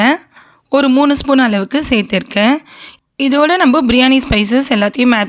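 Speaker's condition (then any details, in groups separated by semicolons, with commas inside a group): No condition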